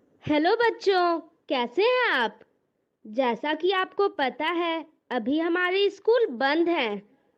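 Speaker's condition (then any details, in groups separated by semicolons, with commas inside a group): No condition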